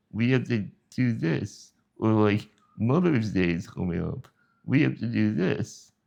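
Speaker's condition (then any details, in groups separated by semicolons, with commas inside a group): Spinal muscular atrophy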